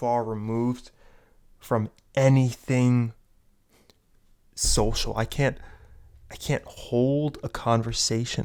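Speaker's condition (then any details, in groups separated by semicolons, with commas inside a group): No condition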